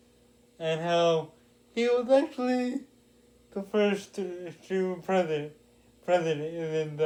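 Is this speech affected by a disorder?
Yes: cerebral palsy; with developmental delay.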